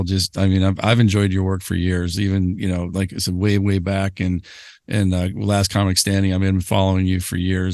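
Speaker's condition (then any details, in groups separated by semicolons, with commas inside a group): No condition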